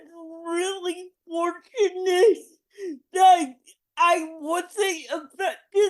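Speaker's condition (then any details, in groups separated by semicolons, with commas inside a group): Cerebral palsy; oxygen deprivation at birth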